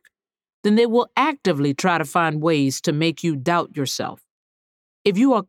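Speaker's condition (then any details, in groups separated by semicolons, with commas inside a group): No condition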